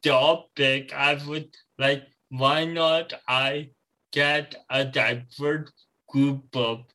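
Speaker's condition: Cerebral palsy

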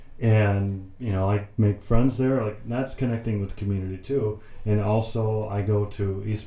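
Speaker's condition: No condition

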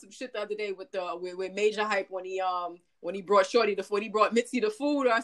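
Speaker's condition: No condition

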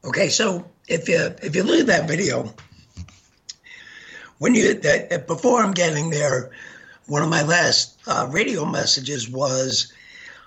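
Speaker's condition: Gunshot injury to voice box; hit spine

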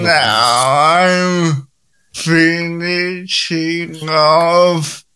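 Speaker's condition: Cerebral palsy; present from birth

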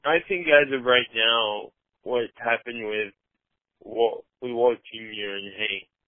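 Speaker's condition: Cerebral palsy; from birth, mild, used AFOs, SMAFOs, leg immobilizers, physical and occupational therapy, never forearm crutches; had speech therapy

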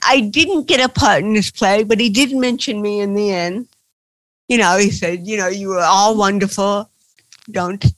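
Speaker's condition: Cerebral palsy; chronic pain

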